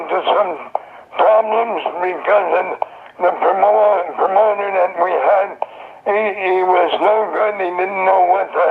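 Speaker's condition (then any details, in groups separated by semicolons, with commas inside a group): Throat cancer; survivor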